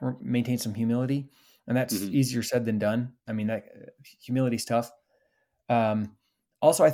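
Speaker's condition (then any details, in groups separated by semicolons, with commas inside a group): No condition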